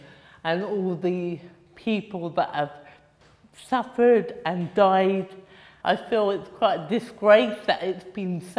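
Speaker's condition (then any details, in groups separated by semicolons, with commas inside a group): Cerebral palsy; present from birth, unsteady balance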